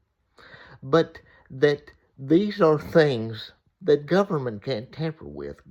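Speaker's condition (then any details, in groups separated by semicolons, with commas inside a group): Cerebral palsy; uses wheelchair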